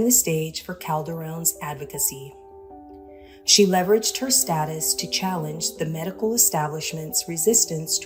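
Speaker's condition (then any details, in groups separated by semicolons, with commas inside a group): No condition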